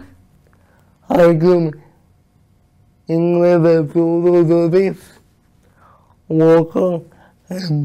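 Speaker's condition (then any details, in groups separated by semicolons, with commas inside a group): Cerebral palsy; present since birth; difficulty speaking, sometimes not understood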